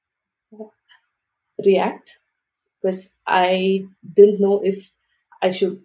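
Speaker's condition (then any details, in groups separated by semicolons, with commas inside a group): Stuttering; stuttering since about age 3, grew up in India speaking Telugu, English and Hindi; variable, some days fluent even in stand-up meetings, other days hard to get words out; blocks and pauses, hard syllables and phonics trigger blocks, nervous in groups; prolonged sounds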